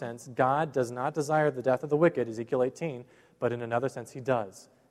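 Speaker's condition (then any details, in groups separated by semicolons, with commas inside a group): No condition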